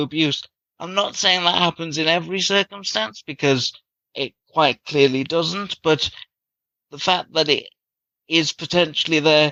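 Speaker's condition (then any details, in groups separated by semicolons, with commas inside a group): Cerebral palsy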